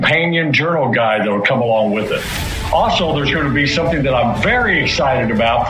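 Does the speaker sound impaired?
No.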